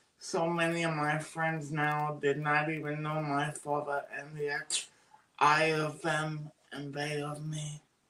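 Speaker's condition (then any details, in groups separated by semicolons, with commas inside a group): Cerebral palsy; oxygen loss at birth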